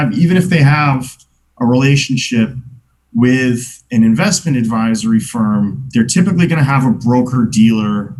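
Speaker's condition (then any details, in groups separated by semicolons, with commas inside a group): No condition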